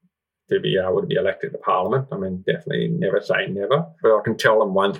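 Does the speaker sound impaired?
Yes: profound deafness, congenital, severe profound hearing loss; profound deafness since birth, hearing aids, cochlear implant in worse ear, right ear better; about 95% speech perception six months after implant, up from about 5%, still lip reads, Auslan second language; relearned speech sounds after implant with NDIS-funded speech therapist specialised in hearing loss.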